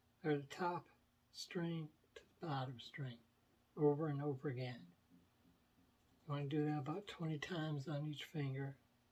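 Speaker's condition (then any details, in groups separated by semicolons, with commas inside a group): Myasthenia gravis; affects two fingers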